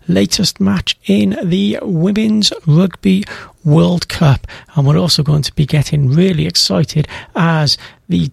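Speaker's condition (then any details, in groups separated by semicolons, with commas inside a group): No condition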